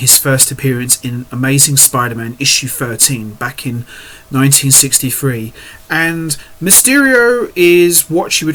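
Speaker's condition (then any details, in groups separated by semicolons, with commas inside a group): No condition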